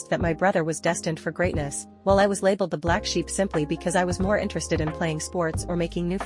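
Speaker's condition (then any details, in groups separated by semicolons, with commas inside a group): No condition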